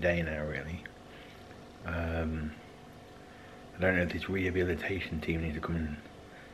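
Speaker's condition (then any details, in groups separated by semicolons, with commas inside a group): No condition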